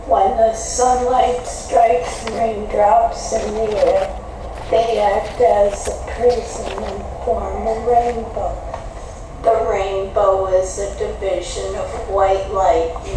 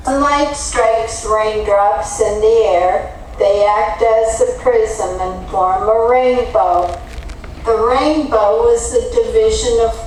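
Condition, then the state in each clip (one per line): Parkinson's disease
Before LSVT therapy
After four weeks of LSVT therapy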